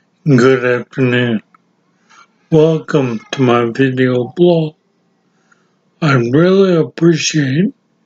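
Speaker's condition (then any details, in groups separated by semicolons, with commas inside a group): Severe brain injury; severe, ataxia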